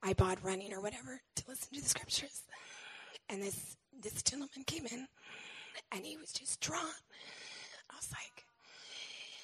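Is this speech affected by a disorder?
Yes: laryngeal cancer; voice lost during fifth pregnancy, diagnosed seven months later, natural treatments, recurred, tracheostomy; about two years since voice loss, tracheostomy still in place, breathing through trach in throat; only little voice left, needs microphone turned way up.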